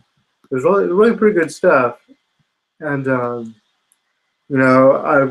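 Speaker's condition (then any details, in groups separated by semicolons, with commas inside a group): Spastic quadriplegia cerebral palsy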